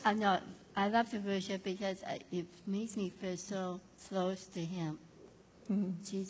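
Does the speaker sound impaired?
Yes: Down syndrome; difficulty understanding some things said, depends on others, cannot drive or do math.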